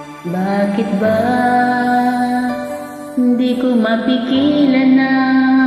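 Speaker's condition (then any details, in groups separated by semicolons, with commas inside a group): No condition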